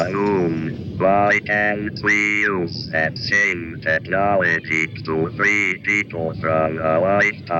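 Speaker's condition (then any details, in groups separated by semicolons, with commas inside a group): Cerebral palsy, speech-generating device, severe; from birth; aged 33, typewriter communication aid, portable speech synthesizer; severe speech disability, hard to understand, uses artificial voice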